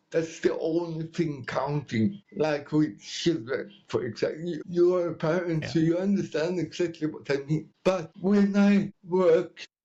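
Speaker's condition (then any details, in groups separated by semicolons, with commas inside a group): Cerebral palsy; previously spoke very badly, practised clear speech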